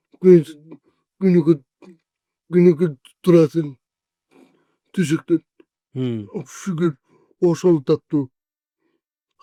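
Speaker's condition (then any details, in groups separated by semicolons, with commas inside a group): Cerebral palsy; 40 years with condition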